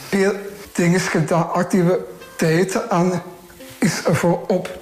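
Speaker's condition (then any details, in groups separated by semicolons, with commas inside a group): Down syndrome; trisomy 21, three copies of chromosome 21 instead of two, genetic cause; said to talk well, can read and write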